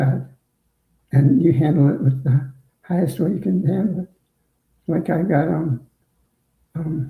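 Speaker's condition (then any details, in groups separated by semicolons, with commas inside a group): Parkinson's; voice changed by condition, differs from original and singing voice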